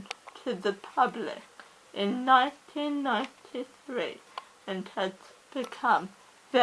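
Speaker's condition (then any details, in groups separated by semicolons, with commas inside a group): Cerebral palsy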